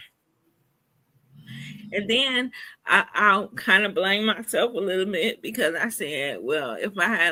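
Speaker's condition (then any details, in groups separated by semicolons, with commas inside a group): Cerebral palsy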